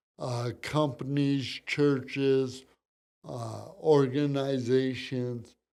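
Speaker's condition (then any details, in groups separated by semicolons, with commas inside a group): Cerebral palsy; from birth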